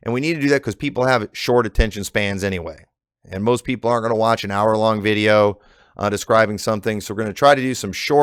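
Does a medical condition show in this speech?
No.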